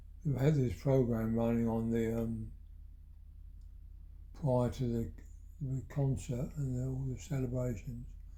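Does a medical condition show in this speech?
Yes: Parkinson's.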